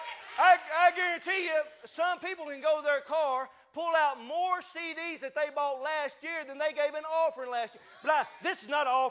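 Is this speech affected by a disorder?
No.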